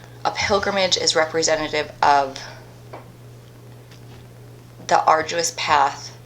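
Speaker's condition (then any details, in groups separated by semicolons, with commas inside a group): No condition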